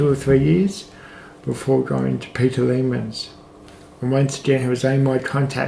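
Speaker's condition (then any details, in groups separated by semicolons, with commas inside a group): Cerebral palsy, mild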